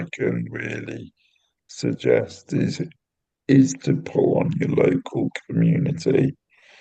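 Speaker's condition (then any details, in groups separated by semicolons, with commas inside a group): Cerebral palsy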